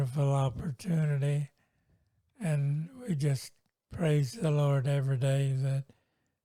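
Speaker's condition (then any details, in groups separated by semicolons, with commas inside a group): Multiple sclerosis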